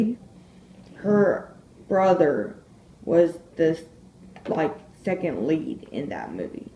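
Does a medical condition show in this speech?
Yes: disability causing slurred speech.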